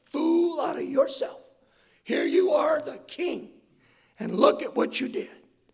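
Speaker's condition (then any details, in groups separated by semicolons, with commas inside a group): Hoarseness after vocal cord surgery; hoarse voice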